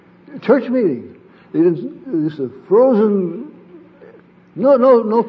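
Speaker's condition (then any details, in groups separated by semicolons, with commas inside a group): Parkinson's disease; sleep disrupted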